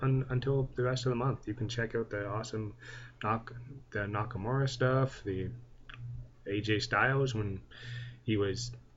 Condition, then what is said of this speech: Stuttering. Yeah, it's the S and the C. Yeah, no. I got a stutter.